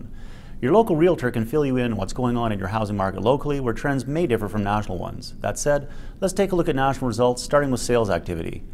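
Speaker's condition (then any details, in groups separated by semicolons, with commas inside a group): No condition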